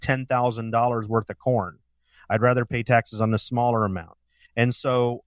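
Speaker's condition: No condition

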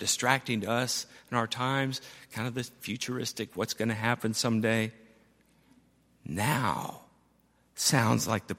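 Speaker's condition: No condition

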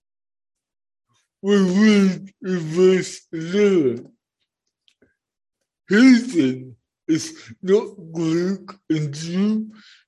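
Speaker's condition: Cerebral palsy; born not breathing

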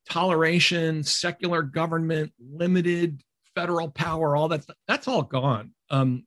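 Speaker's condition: No condition

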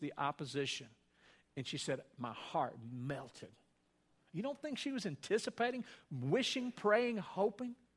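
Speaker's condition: No condition

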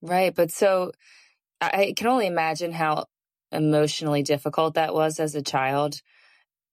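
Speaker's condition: No condition

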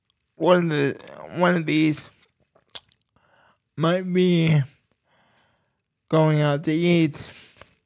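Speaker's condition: Cerebral palsy; low voice

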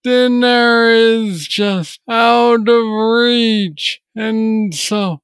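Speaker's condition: Parkinson's disease; diagnosed at age 35; clear on good days, slurred words when off, intelligibility varies between episodes

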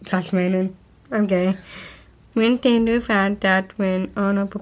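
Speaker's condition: Down syndrome; diagnosed shortly after birth

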